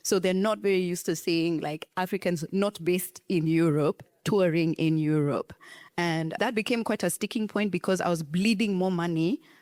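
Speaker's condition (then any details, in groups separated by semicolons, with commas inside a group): No condition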